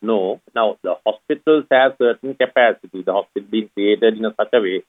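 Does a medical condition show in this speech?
No.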